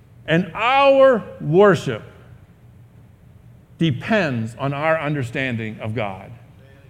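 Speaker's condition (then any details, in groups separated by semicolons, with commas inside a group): No condition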